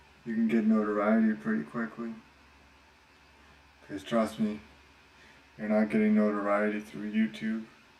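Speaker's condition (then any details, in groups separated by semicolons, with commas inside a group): Cerebral palsy, spastic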